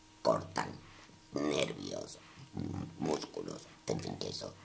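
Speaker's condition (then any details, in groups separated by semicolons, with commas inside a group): Total laryngectomy; laryngeal cancer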